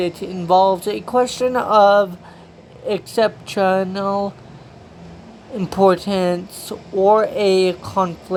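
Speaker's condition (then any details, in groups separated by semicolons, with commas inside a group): Cerebral palsy; from birth, walks with walker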